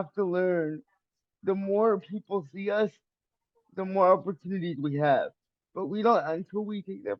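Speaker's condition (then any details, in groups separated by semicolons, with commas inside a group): Cerebral palsy; uses voice dictation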